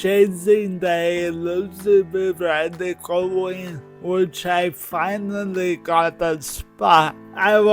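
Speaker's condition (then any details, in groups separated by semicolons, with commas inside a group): Cerebral palsy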